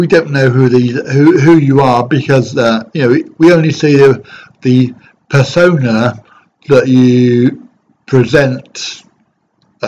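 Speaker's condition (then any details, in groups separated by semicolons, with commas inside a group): Cerebral palsy; back surgery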